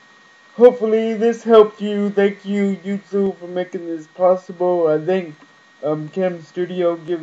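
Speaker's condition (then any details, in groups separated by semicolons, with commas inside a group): Cerebral palsy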